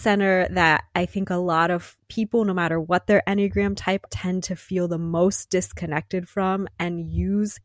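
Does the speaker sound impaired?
No.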